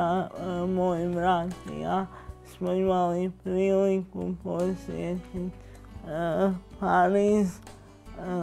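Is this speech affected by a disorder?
Yes: cerebral palsy.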